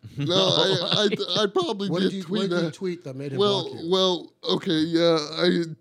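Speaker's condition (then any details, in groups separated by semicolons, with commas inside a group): Cerebral palsy; umbilical cord around neck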